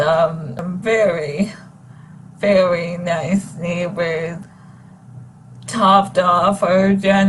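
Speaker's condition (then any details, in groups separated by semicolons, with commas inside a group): ALS; no ventilator needed yet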